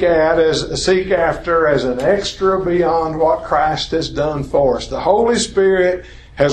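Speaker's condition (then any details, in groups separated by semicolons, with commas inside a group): No condition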